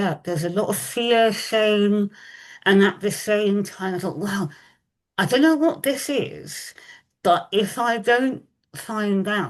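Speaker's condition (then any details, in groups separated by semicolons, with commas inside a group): Moebius syndrome facial paralysis, congenital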